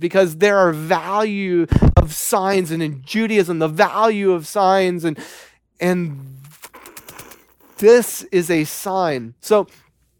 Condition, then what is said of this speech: Stuttering. I still have a speech impediment.